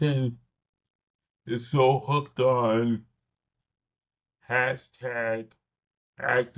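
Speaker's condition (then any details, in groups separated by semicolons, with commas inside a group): Cerebral palsy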